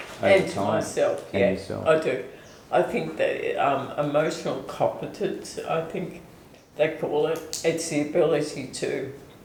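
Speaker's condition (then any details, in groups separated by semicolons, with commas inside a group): ALS/MND; onset foot drop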